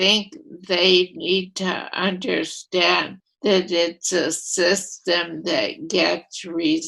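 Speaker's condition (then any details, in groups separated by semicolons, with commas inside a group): Primary lateral sclerosis; voice affected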